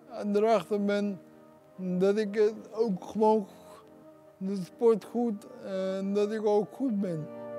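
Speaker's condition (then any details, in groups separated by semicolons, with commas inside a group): Cerebral palsy; brain damage, left hand affected; some difficulty talking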